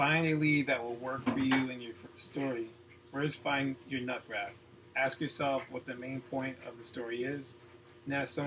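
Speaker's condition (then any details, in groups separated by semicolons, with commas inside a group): No condition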